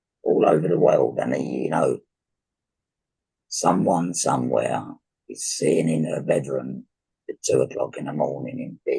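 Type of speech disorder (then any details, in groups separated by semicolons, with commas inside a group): Speech with a voice prosthesis; laryngectomy for laryngeal cancer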